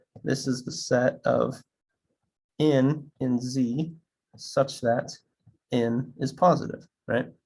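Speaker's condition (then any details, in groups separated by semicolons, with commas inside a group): No condition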